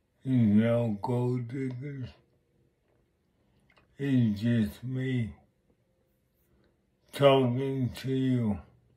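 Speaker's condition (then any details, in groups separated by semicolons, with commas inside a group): Multiple sclerosis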